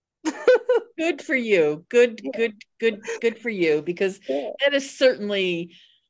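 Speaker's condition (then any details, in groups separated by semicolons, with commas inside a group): No condition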